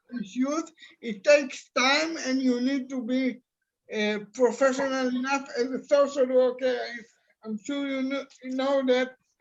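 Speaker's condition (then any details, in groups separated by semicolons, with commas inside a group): Cerebral palsy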